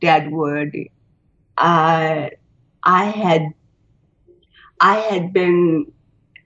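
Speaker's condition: Cerebral palsy; titanium neck limiting looking up

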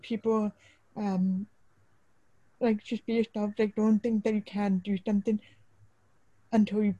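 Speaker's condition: Deaf / hard of hearing, congenital; hard of hearing or deaf since birth

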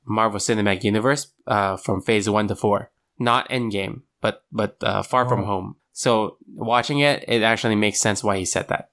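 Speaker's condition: No condition

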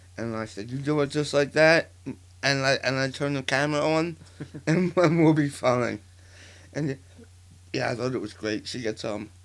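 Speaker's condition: Partial glossectomy for tongue cancer; stage 3, 40% of right side of tongue removed, tracheotomy, neck lymph node spread, recurrence; about a year since onset, chemotherapy and radiation completed, healing, divot in neck

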